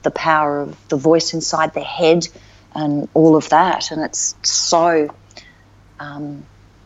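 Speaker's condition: No condition

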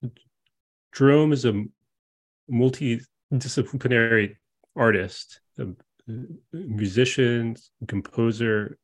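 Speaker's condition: Stutter; blocking moments, daily speaking situations very difficult, anticipates stuttering in everyday moments; blocks

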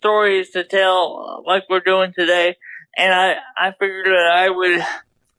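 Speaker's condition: Double hemiplegia cerebral palsy

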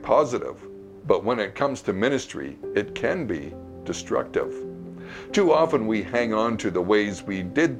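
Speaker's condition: No condition

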